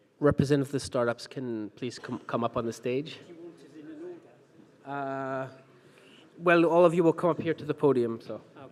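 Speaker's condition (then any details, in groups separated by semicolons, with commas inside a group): No condition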